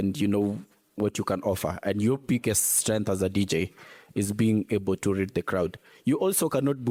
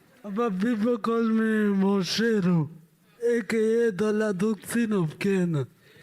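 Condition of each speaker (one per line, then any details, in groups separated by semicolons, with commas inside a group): No condition
Cerebral palsy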